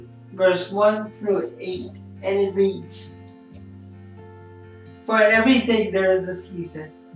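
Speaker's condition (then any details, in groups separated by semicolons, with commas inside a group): Spastic cerebral palsy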